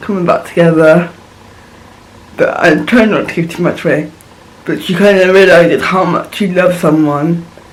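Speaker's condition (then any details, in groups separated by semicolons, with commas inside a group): Cerebral palsy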